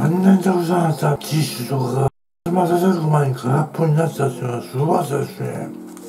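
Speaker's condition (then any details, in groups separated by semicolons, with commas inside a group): Tongue cancer, partial glossectomy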